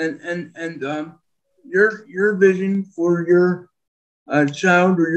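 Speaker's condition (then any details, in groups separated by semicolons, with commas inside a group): Spastic quadriplegic cerebral palsy; permanent wheelchair user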